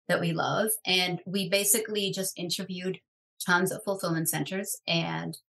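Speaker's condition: No condition

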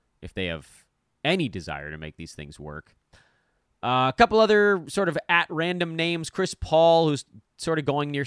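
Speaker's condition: No condition

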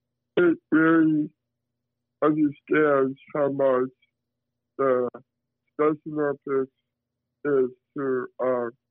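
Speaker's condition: Down syndrome; with many limitations per father

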